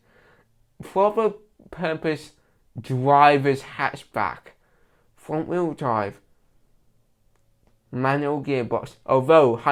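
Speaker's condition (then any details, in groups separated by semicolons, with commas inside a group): Cerebral palsy with stammer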